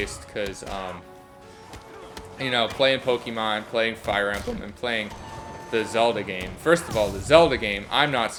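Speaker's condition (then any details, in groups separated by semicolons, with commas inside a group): No condition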